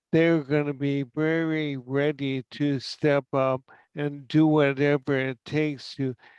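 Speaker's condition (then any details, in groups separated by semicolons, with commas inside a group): ALS; oral ALS medication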